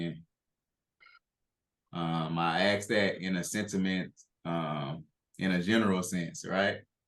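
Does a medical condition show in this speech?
No.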